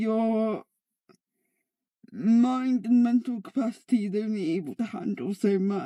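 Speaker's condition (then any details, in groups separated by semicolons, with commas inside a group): Cerebral palsy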